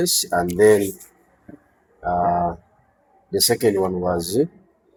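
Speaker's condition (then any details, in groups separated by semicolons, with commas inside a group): No condition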